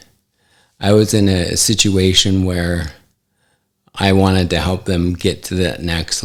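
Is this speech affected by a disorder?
Yes: ALS; affects hand function.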